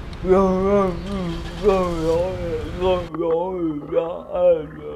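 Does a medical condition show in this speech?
Yes: cerebral palsy; multiple disabilities, electric wheelchair, cannot write by hand; speech impairment.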